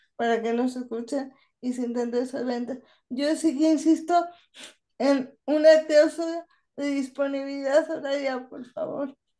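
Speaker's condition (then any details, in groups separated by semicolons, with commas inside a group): Cerebral palsy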